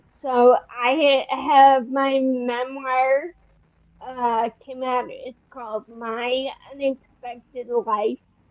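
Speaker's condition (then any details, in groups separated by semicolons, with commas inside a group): Friedreich's ataxia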